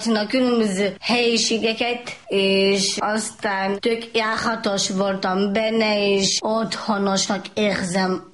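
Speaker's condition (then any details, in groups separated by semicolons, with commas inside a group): Down syndrome; congenital, chance genetic change, not detected prenatally, weak hypotonic infant, early breastfeeding difficulty, age 23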